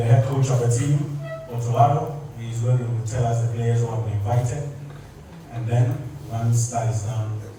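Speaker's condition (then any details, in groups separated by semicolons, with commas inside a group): No condition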